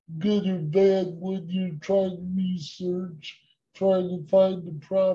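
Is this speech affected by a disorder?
Yes: cerebral palsy; present from birth.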